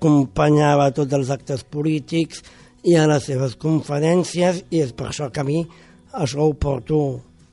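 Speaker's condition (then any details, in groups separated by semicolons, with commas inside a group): Down syndrome; congenital, born with it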